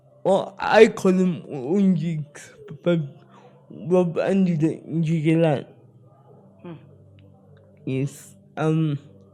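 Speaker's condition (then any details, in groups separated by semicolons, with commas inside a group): Spastic cerebral palsy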